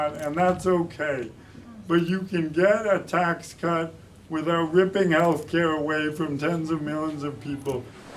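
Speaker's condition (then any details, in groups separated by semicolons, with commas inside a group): ALS; uses wheelchair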